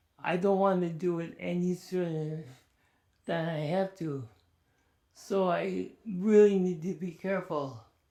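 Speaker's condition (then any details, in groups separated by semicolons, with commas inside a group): ALS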